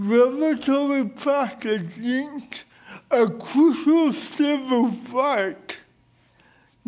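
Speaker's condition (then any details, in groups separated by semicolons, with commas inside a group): Cerebral palsy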